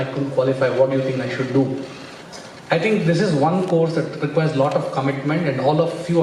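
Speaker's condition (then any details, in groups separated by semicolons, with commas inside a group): No condition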